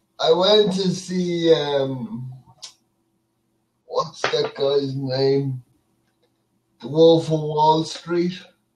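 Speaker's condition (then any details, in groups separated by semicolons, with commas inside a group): Cerebral palsy; speech affected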